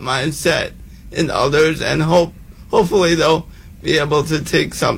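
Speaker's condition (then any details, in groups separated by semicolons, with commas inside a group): Cerebral palsy; does radio play-by-play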